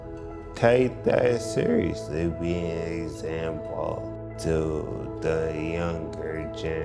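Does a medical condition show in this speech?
Yes: brain injury; traumatic.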